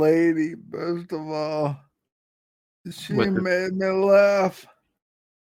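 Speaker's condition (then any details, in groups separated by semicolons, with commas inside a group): Friedreich's ataxia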